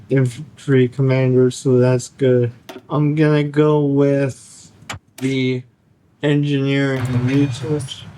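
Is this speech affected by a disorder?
Yes: cerebral palsy; only one hand usable.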